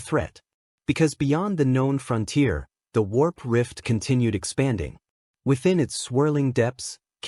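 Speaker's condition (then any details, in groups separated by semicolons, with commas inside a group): No condition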